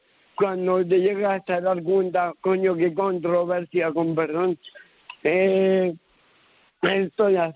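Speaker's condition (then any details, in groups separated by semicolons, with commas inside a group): Cerebral palsy; early intervention from infancy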